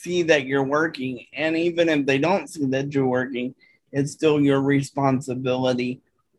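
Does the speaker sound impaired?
Yes: cerebral palsy; dexterity issues.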